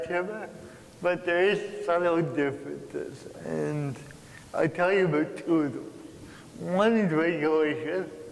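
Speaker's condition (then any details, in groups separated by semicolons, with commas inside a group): Cerebral palsy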